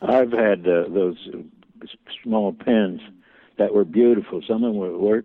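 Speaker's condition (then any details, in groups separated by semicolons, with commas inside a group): Parkinson's; slowly progressive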